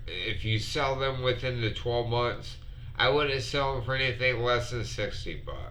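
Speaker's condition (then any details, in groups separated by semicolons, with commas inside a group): Multiple sclerosis; sometimes hard to breathe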